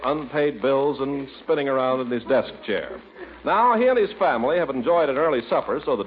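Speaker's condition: No condition

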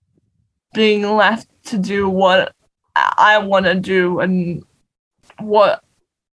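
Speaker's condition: Cerebral palsy; non-progressive

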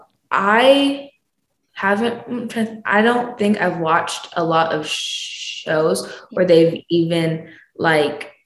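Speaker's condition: Stutter; aware of talking differently by kindergarten, speech therapy since kindergarten, mother also stutters; teenager, sees school SLP, attends stuttering management camp focused on comfort not fluency; feels confident speaking, uses pseudo-stuttering to advertise stutter to new people; prolonged sounds

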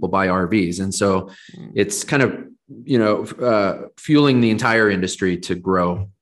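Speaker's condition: No condition

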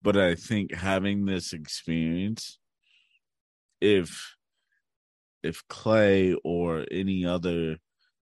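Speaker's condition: Cerebral palsy; since birth, umbilical cord around neck three times, breathing difficulty in womb, tight muscles, gait, swimming and cycling learned in high school; speech reveals disability, speaks more slowly than others, articulate

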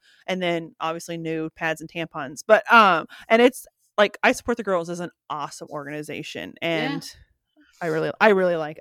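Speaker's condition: No condition

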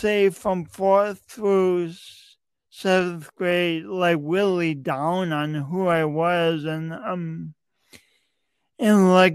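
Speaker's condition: Cerebral palsy; speech impediment evident tonight

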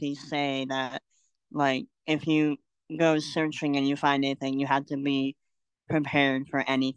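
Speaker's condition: Cleft lip and palate; congenital

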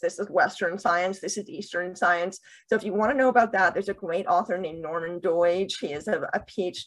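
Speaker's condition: Deafness with cochlear implants

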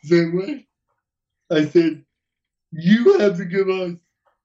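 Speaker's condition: Cerebral palsy; uses wheelchair, hearing intact

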